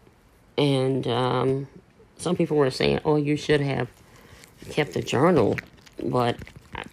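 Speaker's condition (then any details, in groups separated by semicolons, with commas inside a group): Cleft lip and palate; surgically repaired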